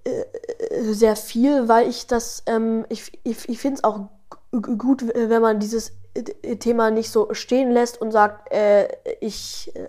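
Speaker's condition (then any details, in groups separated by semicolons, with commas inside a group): Stuttering; none when singing with melody, present when rapping without melody; age 12, stuttering a lot in this conversation; stutters often, less in podcast flow or on liked topics, often speaks fast, better slower; repeated sounds, repeated words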